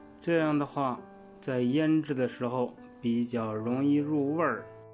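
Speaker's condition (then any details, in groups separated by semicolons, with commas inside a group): No condition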